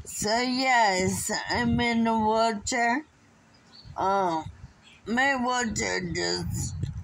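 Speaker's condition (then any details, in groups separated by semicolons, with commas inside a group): Friedreich's ataxia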